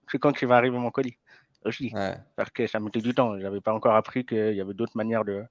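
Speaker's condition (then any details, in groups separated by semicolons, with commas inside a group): Hearing impairment from birth, congenital; degenerative hearing loss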